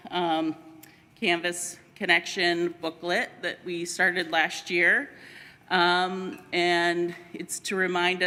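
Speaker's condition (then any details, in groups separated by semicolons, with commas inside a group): No condition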